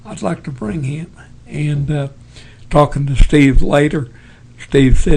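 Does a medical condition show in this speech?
Yes: Parkinson's; tremors as early symptom.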